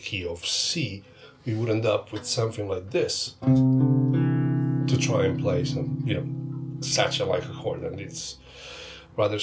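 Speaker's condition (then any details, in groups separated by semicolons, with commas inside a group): No condition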